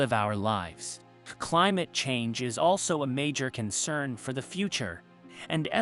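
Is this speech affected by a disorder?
No.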